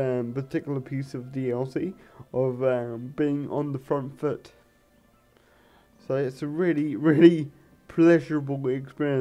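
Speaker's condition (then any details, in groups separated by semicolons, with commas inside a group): Cerebral palsy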